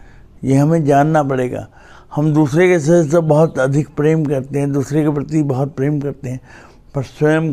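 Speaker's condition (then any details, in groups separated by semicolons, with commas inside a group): Cerebral palsy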